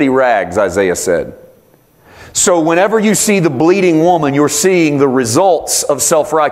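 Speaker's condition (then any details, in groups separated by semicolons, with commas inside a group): No condition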